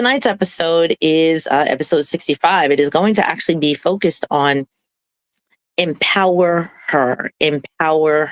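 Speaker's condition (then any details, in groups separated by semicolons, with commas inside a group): No condition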